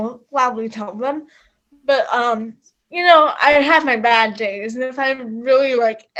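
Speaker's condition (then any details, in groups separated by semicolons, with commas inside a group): Cerebral palsy; quadriplegic, birth injury, balance and fine motor issues; able to walk; occasional trouble articulating words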